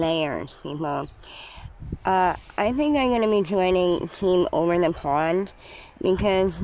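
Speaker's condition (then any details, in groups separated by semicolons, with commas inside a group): No condition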